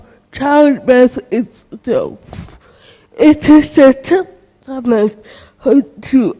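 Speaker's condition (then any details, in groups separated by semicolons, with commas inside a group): Cerebral palsy; present from birth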